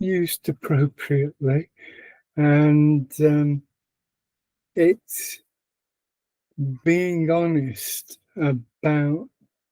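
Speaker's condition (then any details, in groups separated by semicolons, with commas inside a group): Parkinson's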